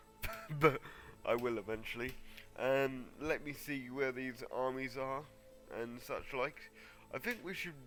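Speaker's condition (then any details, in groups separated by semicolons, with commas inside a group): Cerebral palsy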